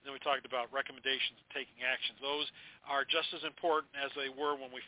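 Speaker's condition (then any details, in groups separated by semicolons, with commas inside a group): No condition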